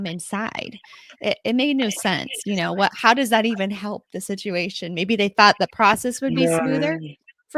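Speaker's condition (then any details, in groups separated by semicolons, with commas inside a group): No condition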